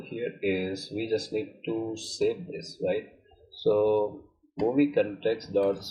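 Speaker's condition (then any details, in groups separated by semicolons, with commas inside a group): No condition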